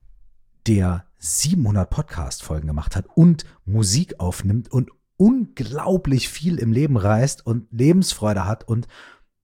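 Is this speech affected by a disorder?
No.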